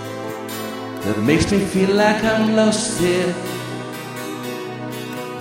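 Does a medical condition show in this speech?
No.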